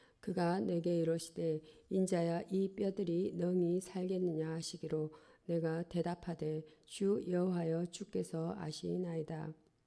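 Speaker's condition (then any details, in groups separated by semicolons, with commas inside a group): No condition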